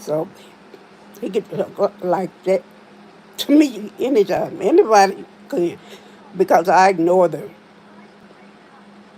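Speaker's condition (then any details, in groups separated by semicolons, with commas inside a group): Spinal neurosarcoidosis; some trouble speaking after ICU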